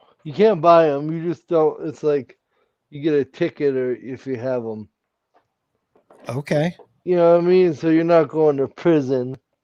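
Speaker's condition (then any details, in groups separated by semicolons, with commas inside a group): Cerebral palsy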